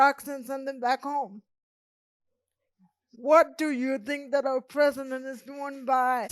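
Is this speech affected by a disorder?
Yes: cerebral palsy; present from birth.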